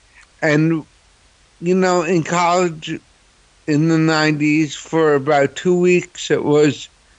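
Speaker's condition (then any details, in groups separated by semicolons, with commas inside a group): Cerebral palsy; host hears New York accent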